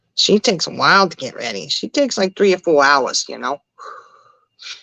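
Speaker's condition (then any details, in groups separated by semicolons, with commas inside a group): No condition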